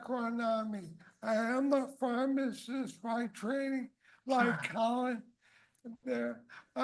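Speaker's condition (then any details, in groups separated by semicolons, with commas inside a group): ALS; first diagnosed primary lateral sclerosis, changed to ALS later; long symptom duration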